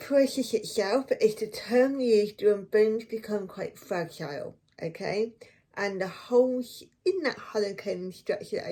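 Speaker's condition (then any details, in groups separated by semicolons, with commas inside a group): Cerebral palsy; affects one foot; osteoarthritis in affected foot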